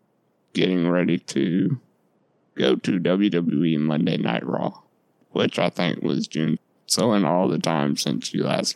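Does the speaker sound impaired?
Yes: Duchenne muscular dystrophy; lifelong, muscle atrophy and weight loss, muscle and fat lost around tailbone, repositioned in bed by mother; recently saw pulmonologist because breathing felt not right.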